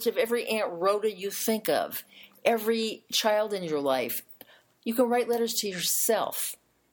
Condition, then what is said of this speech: No condition.